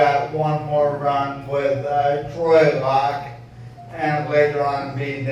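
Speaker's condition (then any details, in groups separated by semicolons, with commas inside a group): ALS; voice sounds impaired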